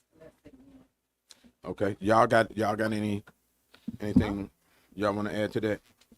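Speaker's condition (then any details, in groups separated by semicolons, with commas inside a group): No condition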